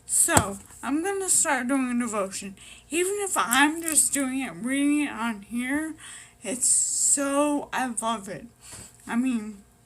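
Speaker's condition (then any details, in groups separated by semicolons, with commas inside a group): Brain injury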